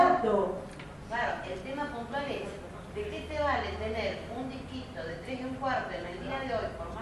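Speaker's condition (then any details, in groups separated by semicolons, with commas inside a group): No condition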